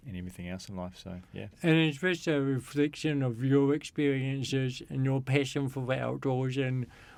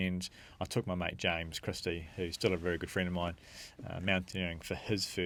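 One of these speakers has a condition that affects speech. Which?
The first: cerebral palsy; from birth, affects walking and talking, thinking unaffected; speech slightly atypical, voice a little shaky.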